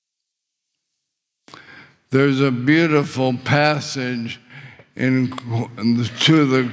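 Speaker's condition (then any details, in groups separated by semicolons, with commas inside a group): ALS; couldn't breathe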